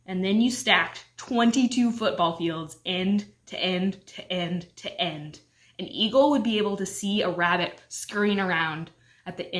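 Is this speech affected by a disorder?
No.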